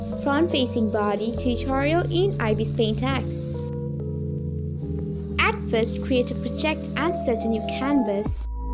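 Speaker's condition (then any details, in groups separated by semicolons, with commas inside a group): No condition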